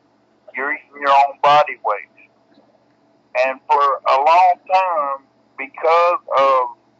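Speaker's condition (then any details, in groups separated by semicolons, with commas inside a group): Cerebral palsy; bedbound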